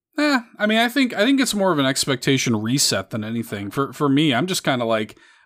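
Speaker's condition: No condition

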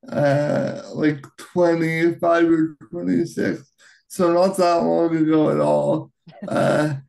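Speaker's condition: Cerebral palsy, right-sided high tone; acquired at birth, wheelchair user

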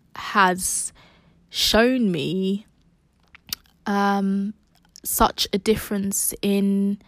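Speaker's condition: No condition

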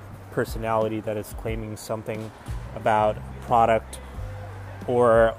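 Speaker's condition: No condition

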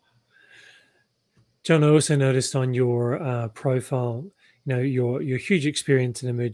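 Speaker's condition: No condition

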